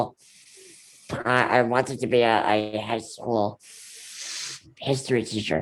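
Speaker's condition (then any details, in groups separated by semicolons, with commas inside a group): Ullrich congenital muscular dystrophy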